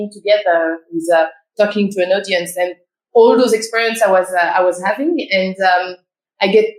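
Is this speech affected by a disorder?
No.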